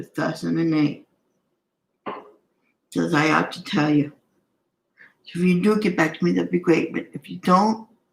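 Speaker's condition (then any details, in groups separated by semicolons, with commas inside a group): Cerebral palsy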